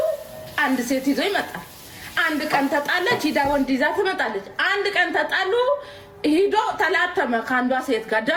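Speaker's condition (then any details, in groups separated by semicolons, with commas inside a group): No condition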